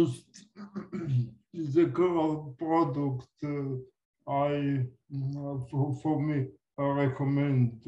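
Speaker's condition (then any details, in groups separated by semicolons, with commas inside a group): Cerebral palsy; from birth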